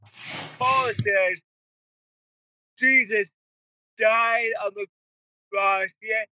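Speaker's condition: Cerebral palsy; wheelchair user

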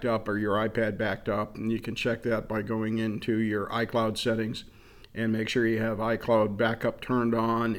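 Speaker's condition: No condition

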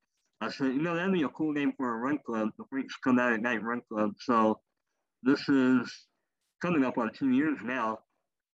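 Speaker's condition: Cleft lip and palate; congenital, former wheelchair user

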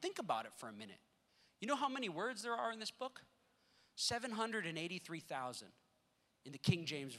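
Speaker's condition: No condition

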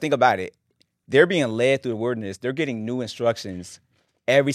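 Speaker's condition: No condition

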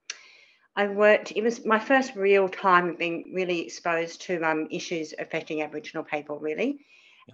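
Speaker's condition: Cleft palate; spoke differently as child

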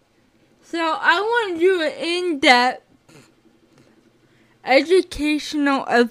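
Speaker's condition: Cerebral palsy; chronic illness and disability

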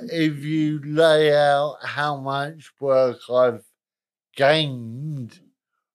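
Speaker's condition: Cerebral palsy, moderate; spastic

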